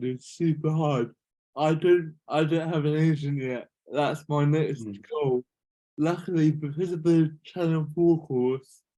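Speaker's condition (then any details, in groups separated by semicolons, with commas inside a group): Cerebral palsy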